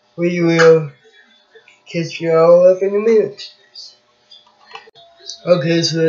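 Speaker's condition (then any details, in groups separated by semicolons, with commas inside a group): Cerebral palsy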